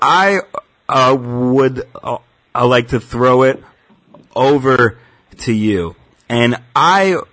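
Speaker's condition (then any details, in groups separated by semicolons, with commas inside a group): Stuttering; stuttering since childhood; anticipatory worry about stuttering, sometimes months ahead; blocks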